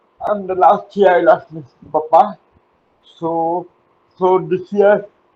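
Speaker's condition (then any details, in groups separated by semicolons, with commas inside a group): Cerebral palsy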